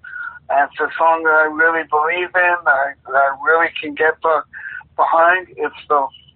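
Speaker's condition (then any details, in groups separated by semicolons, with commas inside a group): Cerebral palsy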